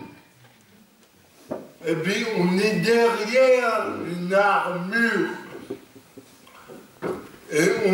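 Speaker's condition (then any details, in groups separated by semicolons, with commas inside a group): Cerebral palsy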